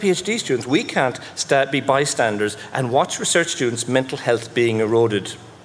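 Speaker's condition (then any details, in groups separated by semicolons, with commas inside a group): No condition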